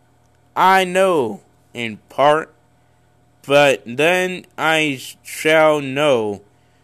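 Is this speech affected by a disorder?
Yes: cerebral palsy; congenital cerebral palsy.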